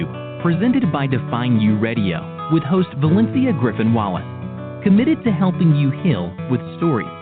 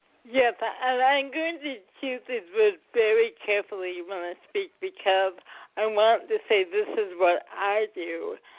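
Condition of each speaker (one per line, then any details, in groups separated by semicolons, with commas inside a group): No condition
Cerebral palsy; not breathing at birth, affects motor control; speech disability, had speech therapy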